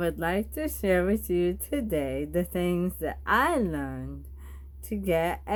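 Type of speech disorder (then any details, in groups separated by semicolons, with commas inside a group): Bulbar dysarthria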